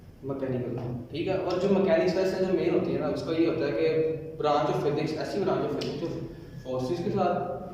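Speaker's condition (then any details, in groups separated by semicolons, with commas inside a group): No condition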